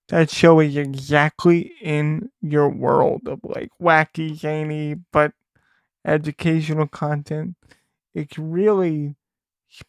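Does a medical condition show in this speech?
Yes: cerebral palsy; spastic quadriplegic cerebral palsy, all four limbs, hard to hold pencil, draw, work equipment, uses technology.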